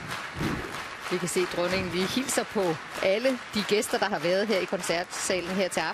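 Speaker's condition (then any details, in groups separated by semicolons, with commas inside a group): No condition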